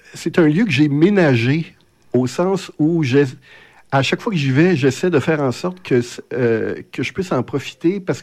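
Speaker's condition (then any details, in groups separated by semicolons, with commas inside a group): Stuttering; lifelong stuttering, genetic component stated, psychological and physiological wall to cross each time to speak; often unable to get words out when speaking; repeated sounds, prolonged sounds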